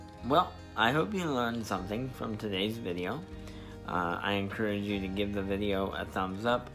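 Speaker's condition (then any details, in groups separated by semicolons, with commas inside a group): Spastic diplegia cerebral palsy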